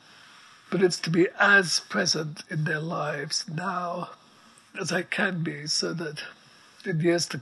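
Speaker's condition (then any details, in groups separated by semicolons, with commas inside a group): ALS; progressive neuromuscular illness, effectively quadriplegic, wheelchair within 6 months of diagnosis, writes by dictation; immobile, needs breathing apparatus, plastic pump behind neck into nose controlling breath rate; voice very weak, needs amplifier, breathing apparatus audible in background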